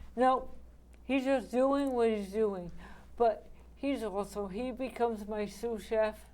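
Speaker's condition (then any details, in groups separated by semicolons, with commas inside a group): ALS; right hand onset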